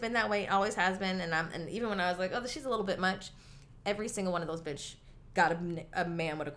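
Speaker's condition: No condition

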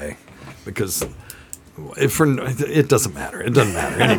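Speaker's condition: No condition

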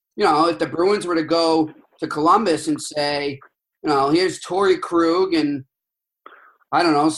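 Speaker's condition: No condition

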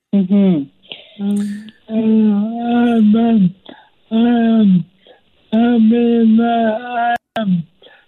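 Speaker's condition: ALS; progressive neurodegenerative disease, onset with arm weakness and tingling, rapid progression, feeding tube in stomach; no use of arms or legs, cannot walk, lost hand function, types and tweets with iGaze eye-gaze technology; recently barely able to speak, speech repeated and clarified by wife Adrienne

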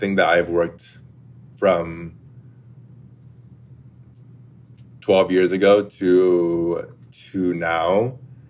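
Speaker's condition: Stutter; stutter since growing up, linked by speaker to speaking Vietnamese at home while attending American school; stutters when nervous, speaks very clearly and confidently about makeup; repeated sounds, blocks

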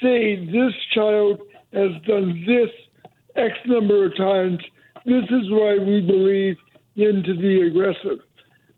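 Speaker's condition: Cerebral palsy; mobility declined since

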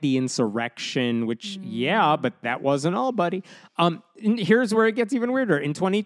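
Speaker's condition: No condition

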